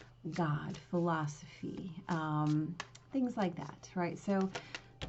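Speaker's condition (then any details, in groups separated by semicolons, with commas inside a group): No condition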